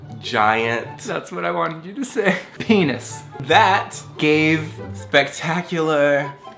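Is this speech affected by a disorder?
No.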